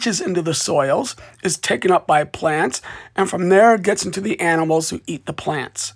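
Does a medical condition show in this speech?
No.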